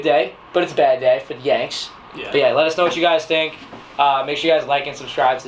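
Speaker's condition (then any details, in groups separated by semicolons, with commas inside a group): No condition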